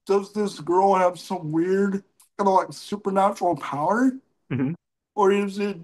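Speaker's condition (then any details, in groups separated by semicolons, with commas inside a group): Cerebral palsy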